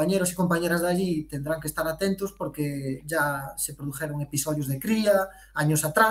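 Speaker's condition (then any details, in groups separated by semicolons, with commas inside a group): No condition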